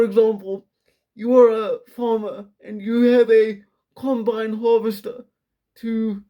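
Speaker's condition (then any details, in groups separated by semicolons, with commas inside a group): Quadriplegic cerebral palsy, severe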